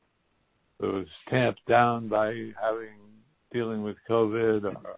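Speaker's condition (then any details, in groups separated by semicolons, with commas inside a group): Parkinson's; stem cell infusions in Houston, infusions finished, assessment due in September; COVID caught on Houston trip, congestion, super sore throat, muscle ache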